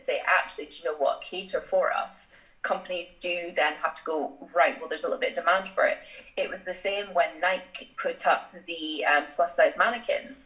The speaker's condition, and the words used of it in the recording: No condition.